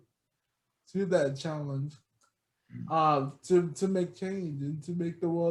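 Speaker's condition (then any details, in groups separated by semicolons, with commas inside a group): Cerebral palsy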